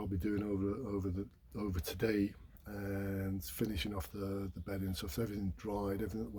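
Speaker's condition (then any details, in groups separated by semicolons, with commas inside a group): No condition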